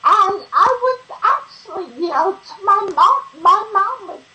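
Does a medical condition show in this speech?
Yes: ataxia; ataxia after brainstem malformation bled, brain hemorrhage and surgery, onset age 36 with facial tingling, numbness; about 5 years since onset, shakes when attempting tasks, still practices standing daily, writing physically challenging; lost speech and swallowing after hemorrhage, relearned both through speech therapy, memory and cognition intact.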